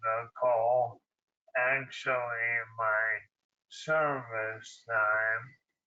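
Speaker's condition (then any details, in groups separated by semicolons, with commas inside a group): ALS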